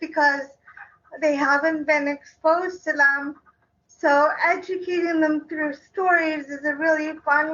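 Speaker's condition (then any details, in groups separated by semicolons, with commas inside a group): Cerebral palsy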